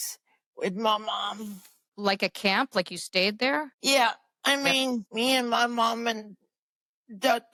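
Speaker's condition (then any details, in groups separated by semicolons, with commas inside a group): Cerebral palsy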